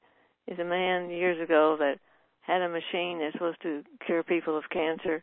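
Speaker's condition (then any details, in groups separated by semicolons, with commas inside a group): Parkinson's disease; using AO scanner technology, reports feeling better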